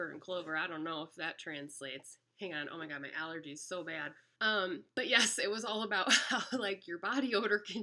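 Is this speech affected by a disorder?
No.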